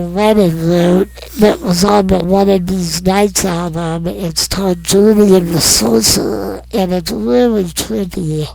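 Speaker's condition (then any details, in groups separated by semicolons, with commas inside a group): Non-progressive muscular dystrophy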